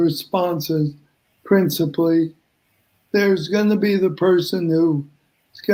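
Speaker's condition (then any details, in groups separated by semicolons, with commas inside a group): ALS; diagnosed two years ago, earlier symptoms; mainly affects voice and breathing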